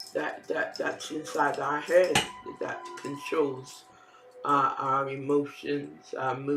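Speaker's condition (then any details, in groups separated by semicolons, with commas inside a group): Facial palsy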